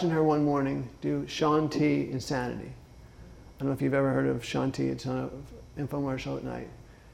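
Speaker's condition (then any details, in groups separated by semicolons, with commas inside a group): Parkinson's disease; left foot dystonia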